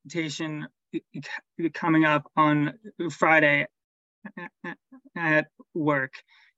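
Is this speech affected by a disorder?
Yes: stuttering; developmental stuttering, onset at age 7 just before first grade, extended family history; age 24, about 17 years since onset, no longer afraid of stuttering; still stutters, grew more prominent in childhood, formerly avoided speaking, past fluency-technique therapy with breathing, later acceptance therapy with Josh, tried psychiatrist-prescribed stuttering medication; here prolonged sounds, blocks.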